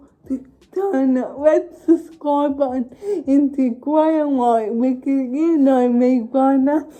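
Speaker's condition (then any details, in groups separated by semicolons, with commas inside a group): Cerebral palsy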